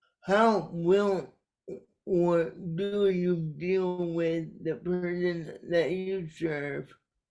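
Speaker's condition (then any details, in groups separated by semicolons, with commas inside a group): Cerebral palsy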